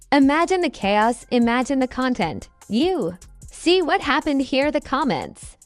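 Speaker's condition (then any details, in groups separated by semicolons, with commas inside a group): No condition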